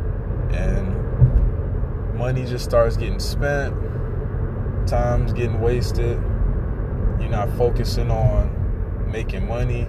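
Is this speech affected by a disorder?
No.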